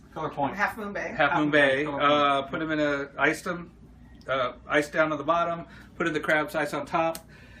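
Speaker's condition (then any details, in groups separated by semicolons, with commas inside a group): No condition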